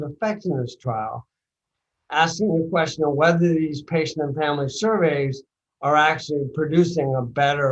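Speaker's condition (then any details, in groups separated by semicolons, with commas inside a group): Bulbar onset ALS, mild; speech affected, sounds slightly drunk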